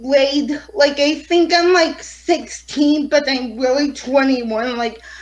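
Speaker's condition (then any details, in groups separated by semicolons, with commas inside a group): Cerebral palsy; affects fine motor skills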